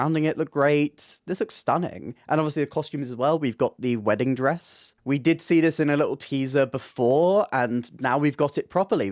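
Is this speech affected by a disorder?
No.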